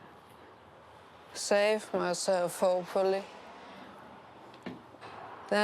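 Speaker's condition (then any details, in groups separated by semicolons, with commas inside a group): Severe traumatic brain injury; severe, cycling crash, right-sided ataxia, one-sided weakness; three months coma, in rehabilitation, walking and talking, balance problems; lost speech after injury, now talking again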